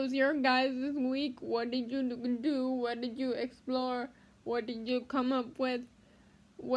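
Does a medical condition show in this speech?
Yes: cerebral palsy; spasticity, baclofen pump.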